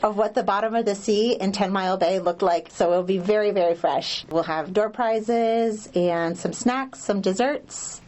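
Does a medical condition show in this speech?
No.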